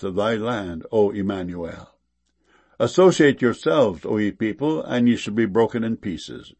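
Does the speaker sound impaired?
No.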